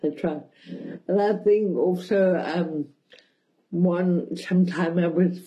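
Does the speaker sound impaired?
Yes: cerebral palsy; mild, balance slightly affected, hand control affected, walks, requests wheelchair assistance at airports; speech mildly affected.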